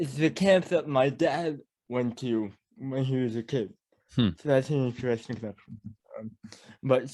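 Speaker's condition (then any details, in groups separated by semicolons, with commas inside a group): Cerebral palsy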